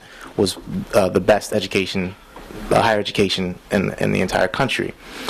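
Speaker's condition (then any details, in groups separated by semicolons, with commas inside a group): No condition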